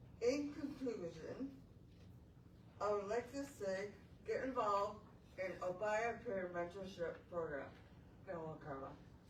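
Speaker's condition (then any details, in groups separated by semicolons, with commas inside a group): Traumatic brain injury; difficulty talking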